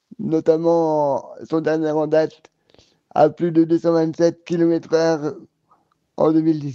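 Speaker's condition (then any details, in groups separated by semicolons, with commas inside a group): Cerebral palsy; cerebral palsy causing quadriplegia since birth; round-the-clock personal assistants, sophrology, pool and osteopathy sessions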